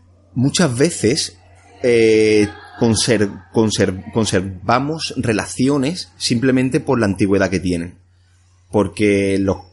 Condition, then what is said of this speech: Stuttering. Es decir, la fluidez que tengo yo ahora hablando no es la que tenía antes.